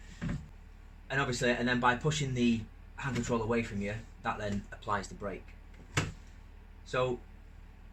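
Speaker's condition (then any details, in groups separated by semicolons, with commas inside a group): No condition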